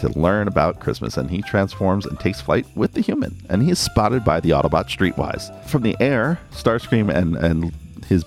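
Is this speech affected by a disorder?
No.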